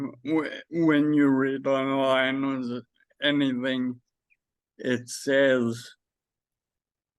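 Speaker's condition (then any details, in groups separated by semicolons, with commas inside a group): Friedreich's ataxia; does voice exercises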